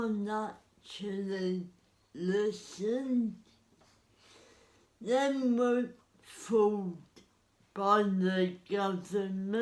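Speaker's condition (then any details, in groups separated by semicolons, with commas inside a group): Cerebral palsy; spastic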